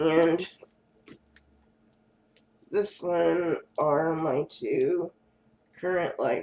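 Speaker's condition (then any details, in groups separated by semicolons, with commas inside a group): Cerebral palsy; first word not said quite right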